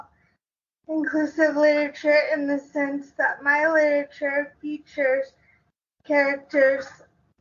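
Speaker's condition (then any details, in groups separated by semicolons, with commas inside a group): Cerebral palsy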